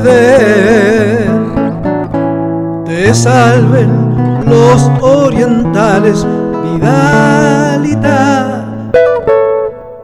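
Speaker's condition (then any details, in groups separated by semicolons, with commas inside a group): No condition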